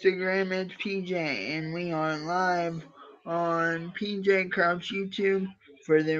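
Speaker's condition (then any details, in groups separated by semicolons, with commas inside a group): Cerebral palsy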